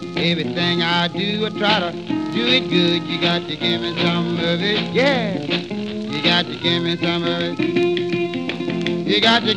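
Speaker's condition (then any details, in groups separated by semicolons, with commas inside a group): No condition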